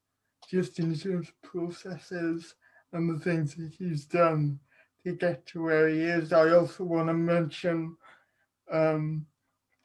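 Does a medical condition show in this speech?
Yes: cerebral palsy.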